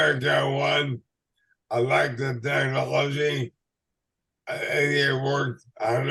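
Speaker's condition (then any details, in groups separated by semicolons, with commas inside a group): ALS/MND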